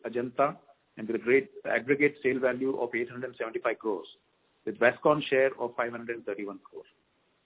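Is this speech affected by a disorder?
No.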